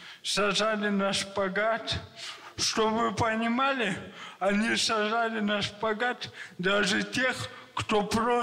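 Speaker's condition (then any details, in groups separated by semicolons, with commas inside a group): Cerebral palsy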